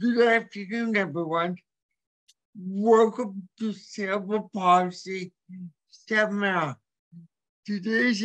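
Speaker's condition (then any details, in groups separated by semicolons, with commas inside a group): Cerebral palsy; hearing impaired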